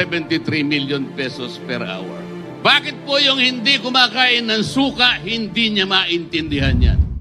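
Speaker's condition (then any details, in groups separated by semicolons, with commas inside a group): No condition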